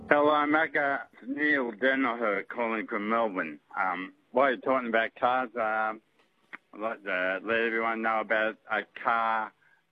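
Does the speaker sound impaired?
Yes: motor neurone disease; diagnosed, no available treatment or cure.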